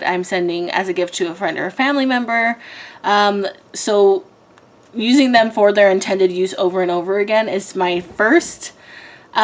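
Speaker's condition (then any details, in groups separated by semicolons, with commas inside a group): No condition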